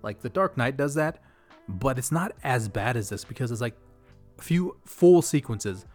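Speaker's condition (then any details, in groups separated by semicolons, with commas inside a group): No condition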